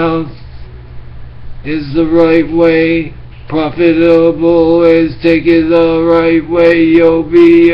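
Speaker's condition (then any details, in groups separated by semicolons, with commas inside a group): Traumatic brain injury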